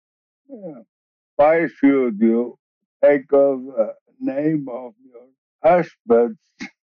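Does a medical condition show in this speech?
Yes: ALS, bulbar onset, later regular ALS; slurred or slowed speech.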